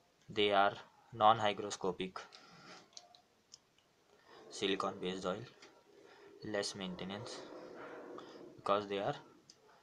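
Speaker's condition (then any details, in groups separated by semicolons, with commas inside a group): No condition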